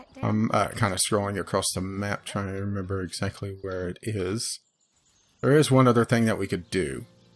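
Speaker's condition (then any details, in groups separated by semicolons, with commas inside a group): No condition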